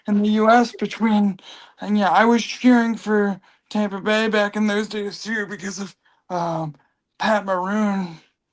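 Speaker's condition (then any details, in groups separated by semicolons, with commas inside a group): Cerebral palsy; from birth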